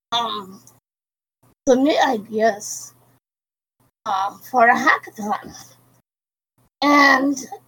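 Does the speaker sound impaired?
Yes: cerebral palsy; quadriplegic, brain damage from lack of oxygen at birth, diagnosed about age one, wheelchair user.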